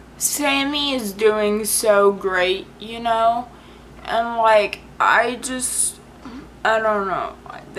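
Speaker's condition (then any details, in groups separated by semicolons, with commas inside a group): Cerebral palsy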